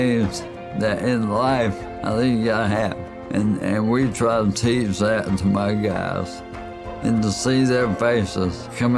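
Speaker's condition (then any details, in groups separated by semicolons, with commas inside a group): ALS; weakened muscles; speech affected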